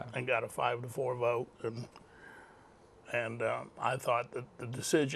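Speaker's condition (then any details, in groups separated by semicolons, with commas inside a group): Cerebral palsy; lifelong, classic cerebral palsy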